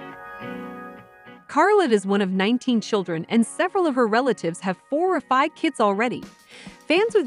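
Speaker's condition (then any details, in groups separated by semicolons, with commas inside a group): No condition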